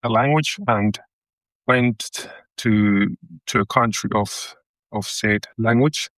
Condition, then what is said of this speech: Stuttering. Well, one thing is that some people can mistake it for... symptom of drug use.